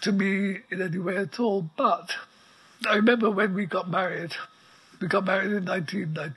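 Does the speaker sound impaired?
Yes: ALS; progressive neuromuscular illness, effectively quadriplegic.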